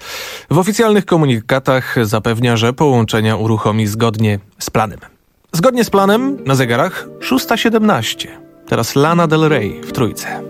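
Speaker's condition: No condition

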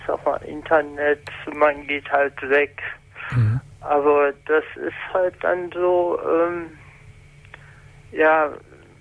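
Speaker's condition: Congenital spastic paralysis; spastic paralysis since birth

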